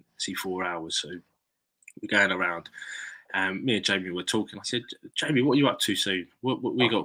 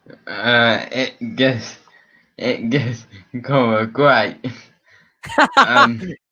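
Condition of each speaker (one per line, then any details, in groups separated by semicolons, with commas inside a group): No condition
Cerebral palsy; affects muscle movements; diagnosed young, tires extremely quickly; speech affected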